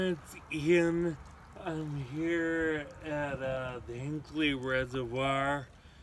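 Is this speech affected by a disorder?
Yes: ataxia.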